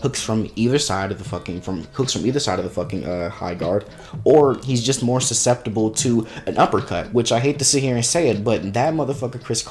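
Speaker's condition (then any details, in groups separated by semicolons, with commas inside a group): No condition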